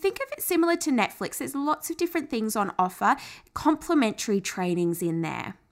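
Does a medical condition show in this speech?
No.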